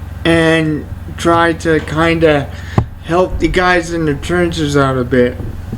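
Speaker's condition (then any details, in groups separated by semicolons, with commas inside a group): Cerebral palsy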